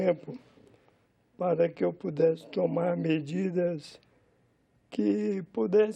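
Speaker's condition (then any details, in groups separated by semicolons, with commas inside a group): Amyotrophic lateral sclerosis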